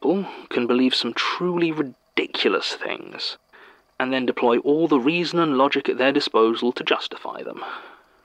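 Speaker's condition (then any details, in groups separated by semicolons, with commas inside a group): No condition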